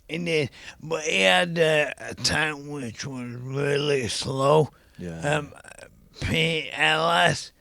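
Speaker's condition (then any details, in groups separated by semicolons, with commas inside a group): ALS; young onset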